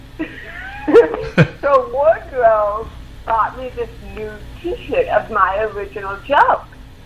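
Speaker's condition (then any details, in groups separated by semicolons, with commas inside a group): Cerebral palsy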